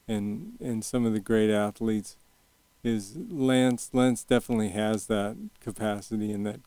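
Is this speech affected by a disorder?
Yes: early onset Parkinson's; young onset Parkinson's, onset around age 40, Medtronic deep brain stimulation implant, two 3-inch brain probes.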